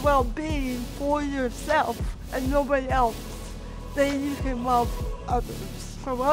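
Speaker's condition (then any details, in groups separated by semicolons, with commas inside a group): Cerebral palsy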